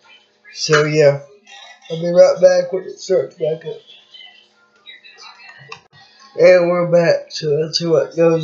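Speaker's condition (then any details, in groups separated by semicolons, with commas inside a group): Cerebral palsy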